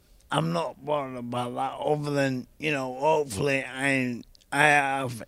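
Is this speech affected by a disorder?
Yes: ALS (motor neurone disease); young onset, speech affected first, voice worsened rapidly, nerve conduction testing; speaking takes double energy, lags in banter, struggled saying solicitor, eating, drinking unaffected.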